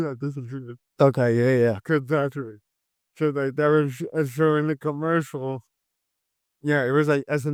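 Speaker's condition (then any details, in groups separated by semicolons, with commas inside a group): Cerebral palsy; caused by stroke at birth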